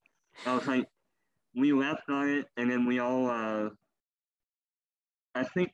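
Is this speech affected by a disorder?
Yes: cleft lip and palate; couple dozen operations in first months.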